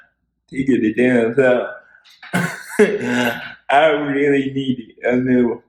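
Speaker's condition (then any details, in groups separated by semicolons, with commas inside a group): Cerebral palsy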